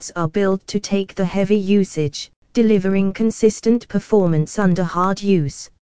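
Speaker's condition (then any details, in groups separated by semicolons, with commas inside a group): No condition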